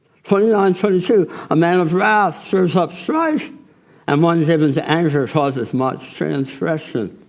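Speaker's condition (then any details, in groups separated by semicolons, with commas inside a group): Tongue cancer surgery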